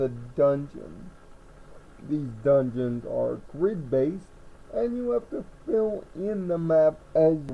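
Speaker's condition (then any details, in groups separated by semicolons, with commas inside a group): Cerebral palsy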